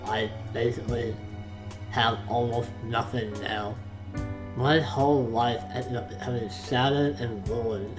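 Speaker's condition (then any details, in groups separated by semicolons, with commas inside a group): Facial palsy; lifelong speech impediment, cannot speak properly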